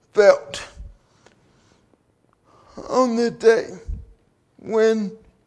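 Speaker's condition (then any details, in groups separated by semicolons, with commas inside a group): Cerebral palsy; from birth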